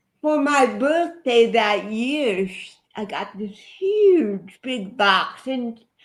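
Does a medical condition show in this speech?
Yes: cerebral palsy.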